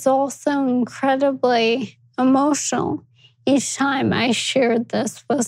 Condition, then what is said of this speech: ALS (motor neuron disease). Was appearing on podcasts and shows, her speech was being affected by ALS, and more people are asking questions.